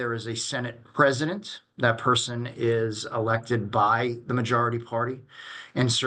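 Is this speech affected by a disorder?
No.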